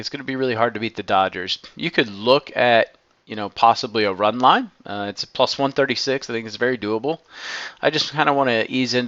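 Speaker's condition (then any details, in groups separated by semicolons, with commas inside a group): No condition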